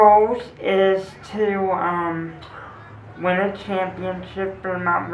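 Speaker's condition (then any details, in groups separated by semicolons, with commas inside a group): Cerebral palsy; acquired after stroke during illness, not congenital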